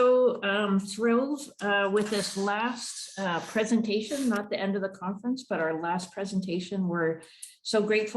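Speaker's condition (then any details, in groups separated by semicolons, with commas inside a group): No condition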